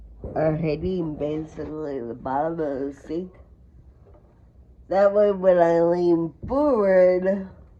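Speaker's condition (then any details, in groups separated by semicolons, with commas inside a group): Friedreich ataxia, severe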